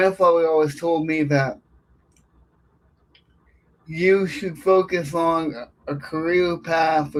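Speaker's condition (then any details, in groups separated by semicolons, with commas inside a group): Cerebral palsy; affects speech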